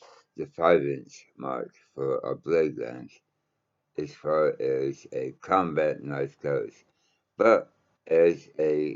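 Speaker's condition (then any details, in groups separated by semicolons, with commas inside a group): Mouth cancer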